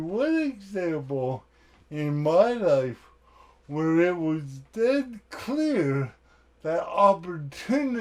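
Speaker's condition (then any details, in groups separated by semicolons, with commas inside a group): Cerebral palsy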